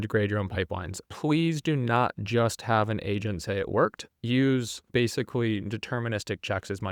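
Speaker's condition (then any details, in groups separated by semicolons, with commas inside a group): No condition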